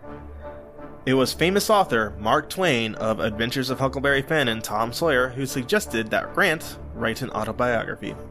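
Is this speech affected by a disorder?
No.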